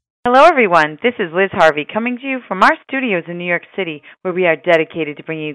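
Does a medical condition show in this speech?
No.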